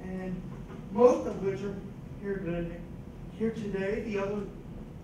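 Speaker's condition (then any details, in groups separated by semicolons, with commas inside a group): Cerebral palsy; scoliosis, spinal rebuild surgery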